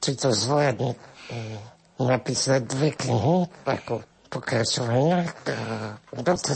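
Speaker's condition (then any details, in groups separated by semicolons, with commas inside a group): Spinal muscular atrophy with tracheostomy; congenital progressive muscle wasting, onset early childhood, tracheostomy at age 14, ventilator breathing support; had to learn to push ventilator-delivered air up to vocal cords to speak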